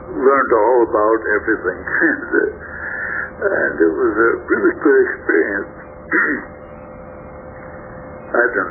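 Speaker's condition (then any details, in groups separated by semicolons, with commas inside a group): Stroke affecting throat muscles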